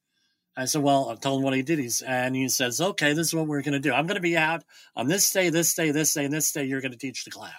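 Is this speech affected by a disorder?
Yes: bilateral cleft lip and palate; bilateral cleft lip and cleft palate from birth; unintelligible in childhood, about nine years of speech therapy.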